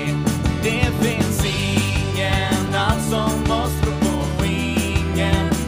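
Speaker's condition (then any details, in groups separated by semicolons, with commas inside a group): No condition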